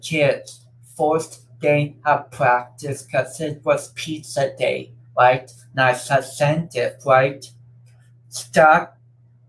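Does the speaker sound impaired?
Yes: cerebral palsy; hands do not cramp.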